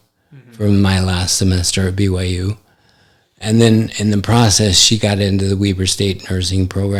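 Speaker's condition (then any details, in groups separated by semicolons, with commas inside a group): ALS; affects hand function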